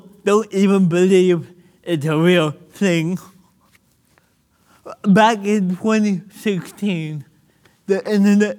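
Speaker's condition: Cerebral palsy; cord around neck

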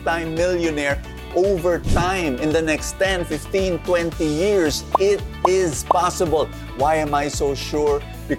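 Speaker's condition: No condition

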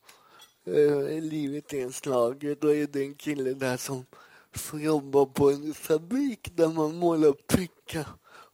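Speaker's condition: Cerebral palsy; struggled with self-care as a child

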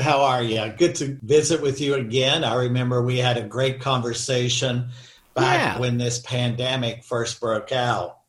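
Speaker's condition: No condition

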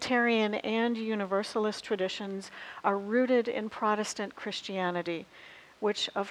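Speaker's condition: No condition

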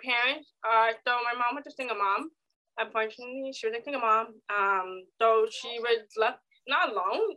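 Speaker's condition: Deafness; age 24

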